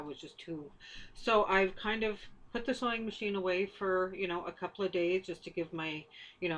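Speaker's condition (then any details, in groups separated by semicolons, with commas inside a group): No condition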